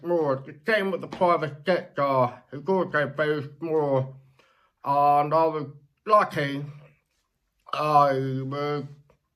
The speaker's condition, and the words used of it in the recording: Deafness. He's a deaf candidate who works in the private sector, but his speech is absolutely incredible for a deaf person.